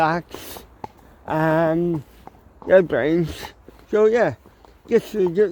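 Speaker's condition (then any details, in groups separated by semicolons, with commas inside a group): Cerebral palsy, ataxic, mild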